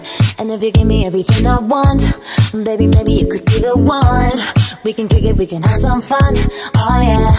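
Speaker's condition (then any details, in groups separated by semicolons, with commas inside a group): No condition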